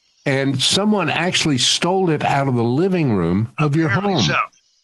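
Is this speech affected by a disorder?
No.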